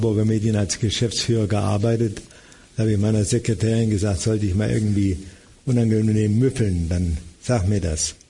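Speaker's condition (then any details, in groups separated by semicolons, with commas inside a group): Parkinson's disease; diagnosed at age 57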